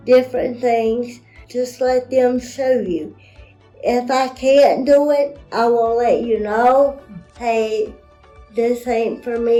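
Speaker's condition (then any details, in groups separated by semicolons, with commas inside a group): Cerebral palsy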